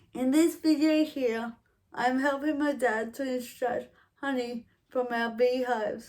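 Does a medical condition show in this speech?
Yes: cerebral palsy, mild.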